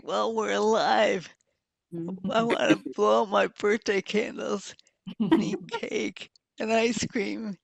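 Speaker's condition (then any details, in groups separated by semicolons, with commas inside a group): Multiple sclerosis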